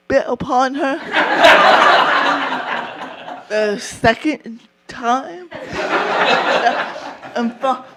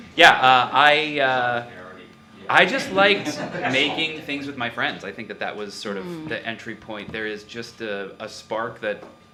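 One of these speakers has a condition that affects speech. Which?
The first: cerebral palsy; from birth, affects balance, walking, motor skills; atypical voice.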